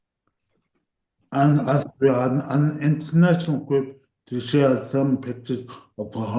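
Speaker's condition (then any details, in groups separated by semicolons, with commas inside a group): Cerebral palsy; voice tires at times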